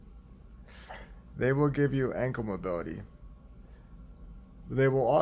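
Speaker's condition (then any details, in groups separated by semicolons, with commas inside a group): Cerebral palsy, spastic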